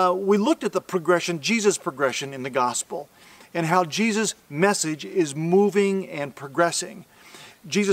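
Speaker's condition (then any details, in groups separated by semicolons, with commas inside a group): No condition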